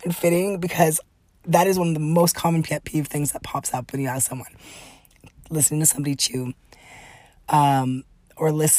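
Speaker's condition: Permanent vocal cord damage; after severe bronchial infections with laryngitis, former smoker quit 17 years ago, significant lung damage; dry throat during recording; breathy, raspy voice, decent for radio and podcasting

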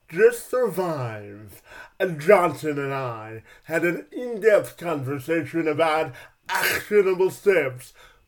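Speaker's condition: Cerebral palsy; from birth, severe, at age nine doctor predicted lifelong inability to walk

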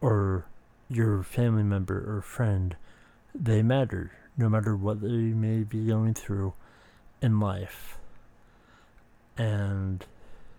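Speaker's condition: Speech impediment

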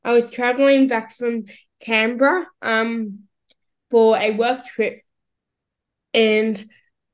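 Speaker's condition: Cerebral palsy; battery-powered wheelchair user

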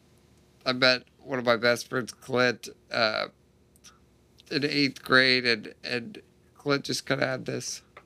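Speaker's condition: Duchenne muscular dystrophy; no family history

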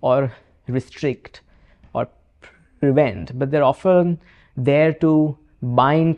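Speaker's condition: Stammer; stammer since childhood, very quiet growing up; still stammers; prolonged sounds, blocks

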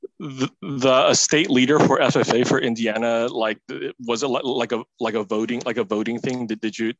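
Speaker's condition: Stuttering; stuttering since at least high school; stuttered sometimes during high school team practice, kept stutter private; repeated sounds, prolonged sounds

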